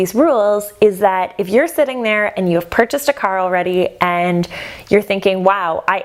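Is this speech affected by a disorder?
No.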